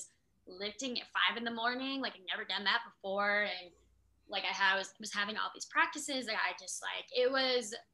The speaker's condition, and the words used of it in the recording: Cleft palate. My speech came back faster than everything else.